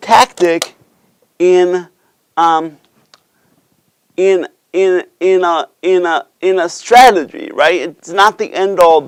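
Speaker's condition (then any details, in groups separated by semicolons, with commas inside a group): Cerebral palsy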